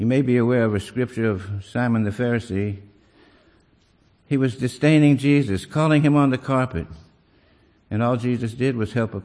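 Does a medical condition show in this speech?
Yes: Parkinson's disease; Parkinson's disease diagnosed 15 years ago.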